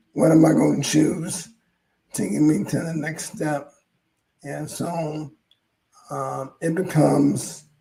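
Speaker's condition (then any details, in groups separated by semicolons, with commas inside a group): ALS; hoarse voice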